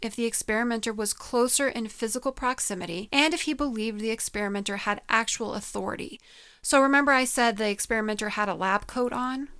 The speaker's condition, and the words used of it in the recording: No condition.